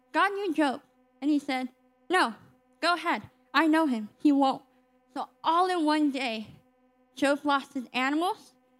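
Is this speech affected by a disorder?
Yes: cleft lip and palate; congenital cleft lip and palate, 38 surgeries since birth, speech services offered; age 17, roughly 2 to 3 surgeries yearly, speaking publicly; told from young age would not communicate as properly as others, formerly lacked confidence.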